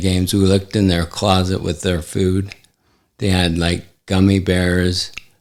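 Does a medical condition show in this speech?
Yes: ALS; affects hand function.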